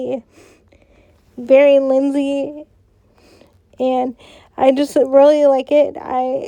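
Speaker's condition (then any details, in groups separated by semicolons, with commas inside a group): Cerebral palsy, spastic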